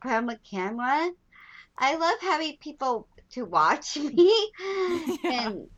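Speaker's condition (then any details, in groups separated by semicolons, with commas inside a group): Down syndrome; lifelong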